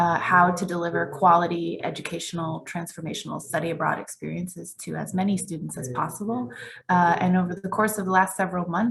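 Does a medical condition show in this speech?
No.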